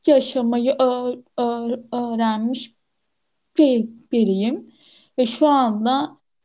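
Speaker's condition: Stuttering; stuttering since before choosing a career; stutters a lot at present; frequent sound and part-word repetitions, repeated initial syllables, filler sounds; repeated sounds, prolonged sounds, blocks

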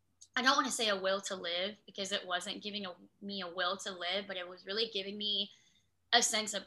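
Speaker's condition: Cleft lip and palate

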